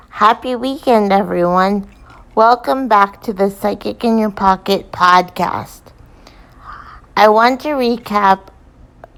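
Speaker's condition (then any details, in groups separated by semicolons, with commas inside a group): Cerebral palsy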